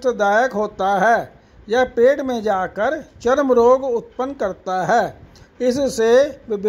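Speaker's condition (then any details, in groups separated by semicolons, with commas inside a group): No condition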